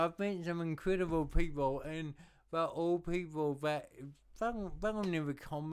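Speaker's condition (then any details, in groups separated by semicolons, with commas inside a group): Cerebral palsy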